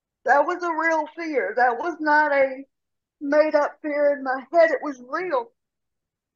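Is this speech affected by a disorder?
Yes: cerebral palsy; from birth, instability causing trips, severe rotator cuff tear, formerly monthly falls needing engine 6 lift assists.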